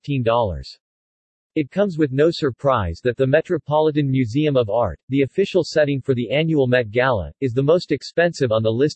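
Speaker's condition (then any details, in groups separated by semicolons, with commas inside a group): No condition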